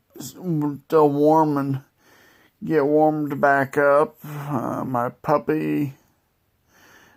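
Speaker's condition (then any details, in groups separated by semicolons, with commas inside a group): Multiple sclerosis; wheelchair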